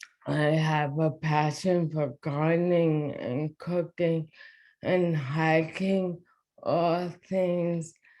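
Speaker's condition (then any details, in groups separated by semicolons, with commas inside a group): ALS; diagnosed within past year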